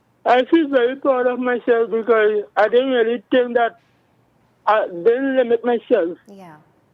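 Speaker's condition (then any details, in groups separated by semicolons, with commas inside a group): Cerebral palsy; present from birth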